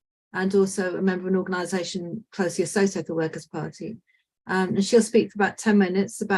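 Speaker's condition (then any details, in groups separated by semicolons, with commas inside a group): No condition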